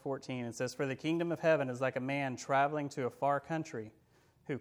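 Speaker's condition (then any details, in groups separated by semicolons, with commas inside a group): No condition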